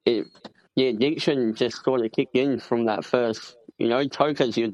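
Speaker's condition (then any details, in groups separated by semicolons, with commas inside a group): Cleft palate; congenital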